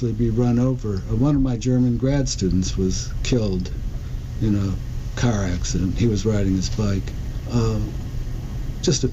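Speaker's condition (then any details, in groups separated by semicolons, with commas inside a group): Parkinson's disease; diagnosed almost 4 years ago; walking no longer automatic, must guide steps very consciously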